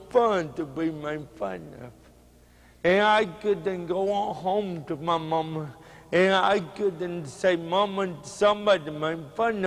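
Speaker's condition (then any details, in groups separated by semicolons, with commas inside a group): Cerebral palsy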